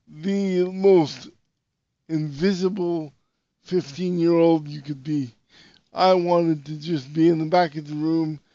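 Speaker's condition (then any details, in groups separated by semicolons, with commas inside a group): Cerebral palsy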